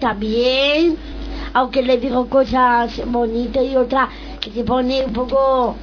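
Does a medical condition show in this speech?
Yes: Down syndrome; radio program of fundación síndrome de down de madrid; reads news item aloud on live radio.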